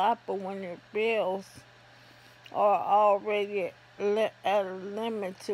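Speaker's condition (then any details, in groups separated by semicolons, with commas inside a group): ALS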